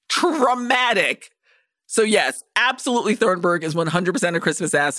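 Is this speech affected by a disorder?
No.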